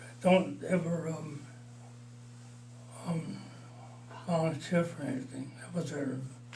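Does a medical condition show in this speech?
Yes: Parkinson's disease; mild, about four years.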